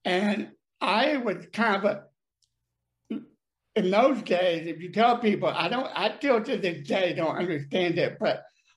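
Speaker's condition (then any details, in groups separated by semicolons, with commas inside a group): Deafness; brain damage from birth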